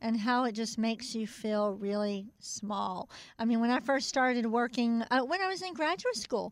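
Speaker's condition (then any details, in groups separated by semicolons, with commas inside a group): Cleft palate; cleft palate from birth, extensive speech therapy in childhood; must concentrate to make speech clear enough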